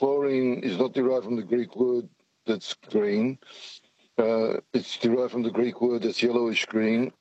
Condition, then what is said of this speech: Parkinson's disease. And I've got Parkinson's, so that's why I'm jittery.